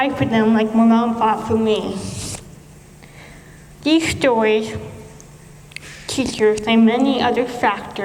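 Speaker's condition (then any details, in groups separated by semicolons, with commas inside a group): Cerebral palsy; apraxia, works on loudness, speed, repetition, speech sounds different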